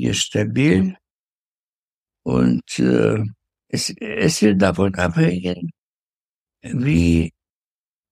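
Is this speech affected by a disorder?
Yes: Parkinson's disease; enormous forgetfulness; forgets words mid-sentence.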